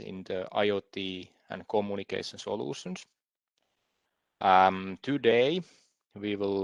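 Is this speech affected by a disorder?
No.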